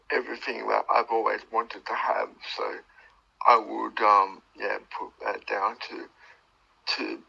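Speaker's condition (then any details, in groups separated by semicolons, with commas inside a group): Cerebral palsy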